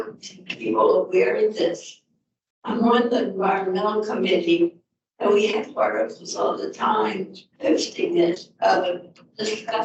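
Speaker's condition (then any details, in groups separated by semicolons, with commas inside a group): Multiple sclerosis; speech problem from the condition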